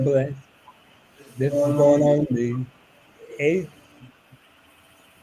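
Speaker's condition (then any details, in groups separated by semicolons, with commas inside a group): ALS; about eight years since diagnosis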